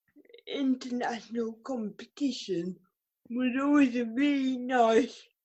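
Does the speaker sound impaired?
Yes: cerebral palsy; riding as physio from age 2.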